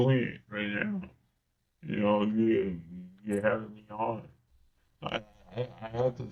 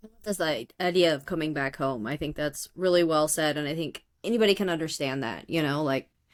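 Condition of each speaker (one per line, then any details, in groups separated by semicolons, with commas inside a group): Cerebral palsy
No condition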